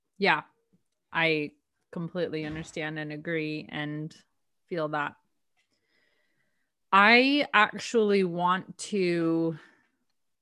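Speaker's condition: No condition

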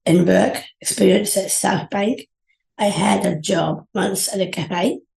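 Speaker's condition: Down syndrome

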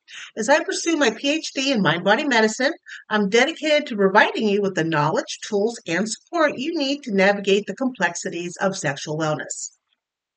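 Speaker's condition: No condition

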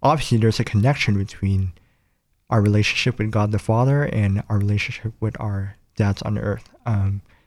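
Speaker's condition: Cleft palate; nose and lip

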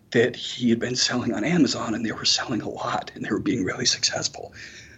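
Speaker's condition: Spasmodic dysphonia; slightly better over 10 years

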